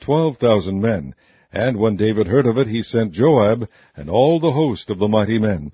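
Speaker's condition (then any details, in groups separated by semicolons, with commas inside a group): No condition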